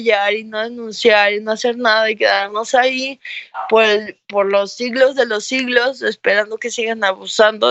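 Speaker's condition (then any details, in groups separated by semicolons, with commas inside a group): Cerebral palsy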